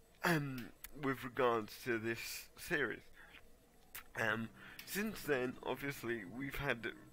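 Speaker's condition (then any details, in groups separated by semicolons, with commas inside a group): Cerebral palsy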